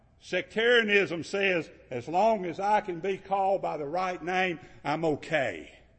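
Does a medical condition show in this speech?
No.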